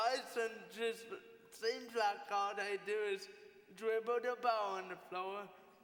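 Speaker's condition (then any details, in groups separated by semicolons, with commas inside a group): Cerebral palsy; from birth, uses wheelchair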